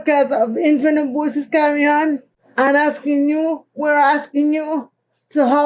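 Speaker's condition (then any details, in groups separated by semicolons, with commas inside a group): Cerebral palsy; present from birth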